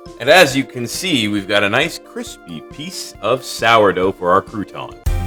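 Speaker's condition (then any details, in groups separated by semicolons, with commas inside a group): No condition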